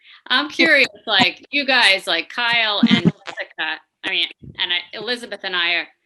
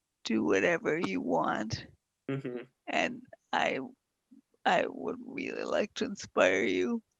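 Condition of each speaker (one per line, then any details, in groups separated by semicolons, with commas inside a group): No condition
Multiple sclerosis; progressive form, quadriplegic, wheelchair user; cannot use hands or legs; losing voice, expects complete loss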